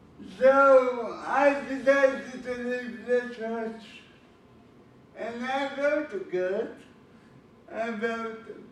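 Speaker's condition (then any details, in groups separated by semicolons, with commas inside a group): Cerebral palsy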